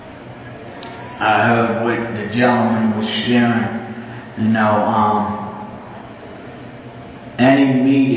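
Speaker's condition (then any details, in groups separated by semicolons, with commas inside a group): Mild cerebral palsy; cannot stand up long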